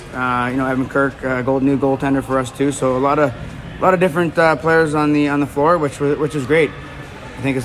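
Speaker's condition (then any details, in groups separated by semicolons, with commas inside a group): No condition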